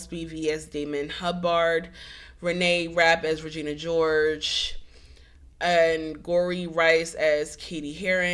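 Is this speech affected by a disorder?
No.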